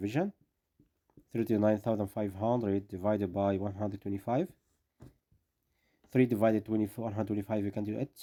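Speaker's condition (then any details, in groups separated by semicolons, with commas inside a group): No condition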